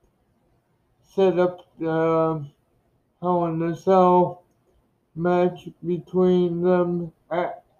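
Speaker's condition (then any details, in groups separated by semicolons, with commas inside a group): Cerebral palsy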